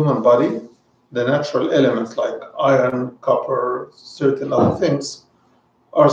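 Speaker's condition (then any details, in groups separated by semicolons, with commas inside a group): No condition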